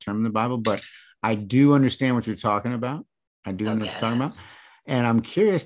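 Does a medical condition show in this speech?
No.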